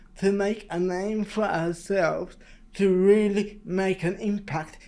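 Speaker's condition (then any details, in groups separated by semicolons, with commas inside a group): Cerebral palsy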